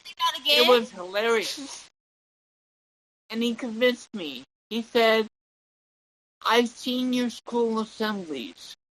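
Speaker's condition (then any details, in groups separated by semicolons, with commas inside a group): Cerebral palsy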